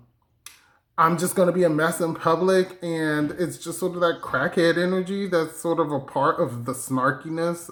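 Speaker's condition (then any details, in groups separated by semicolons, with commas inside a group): No condition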